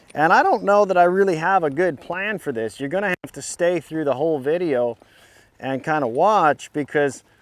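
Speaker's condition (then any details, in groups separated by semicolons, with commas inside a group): No condition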